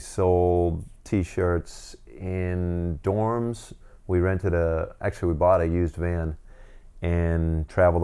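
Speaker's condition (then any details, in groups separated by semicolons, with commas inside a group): No condition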